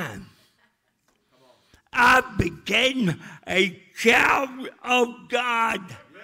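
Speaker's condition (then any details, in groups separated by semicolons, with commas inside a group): Cerebral palsy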